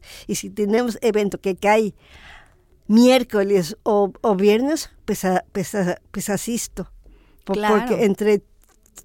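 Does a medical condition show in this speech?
Yes: Down syndrome; adult woman.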